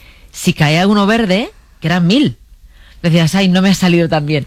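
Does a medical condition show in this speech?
No.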